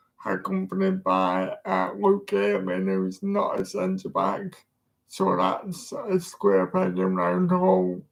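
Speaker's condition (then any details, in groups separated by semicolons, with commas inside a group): Disability affecting speech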